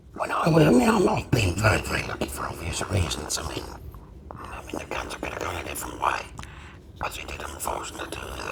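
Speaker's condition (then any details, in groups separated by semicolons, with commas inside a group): Laryngectomy; permanent tracheostomy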